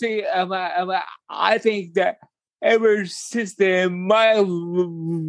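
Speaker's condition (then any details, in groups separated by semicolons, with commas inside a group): Cerebral palsy; speech impediment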